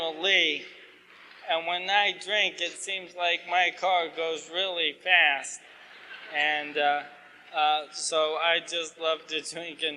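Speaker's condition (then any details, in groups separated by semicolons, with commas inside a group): ALS; asked to talk slower, clearer, losing voice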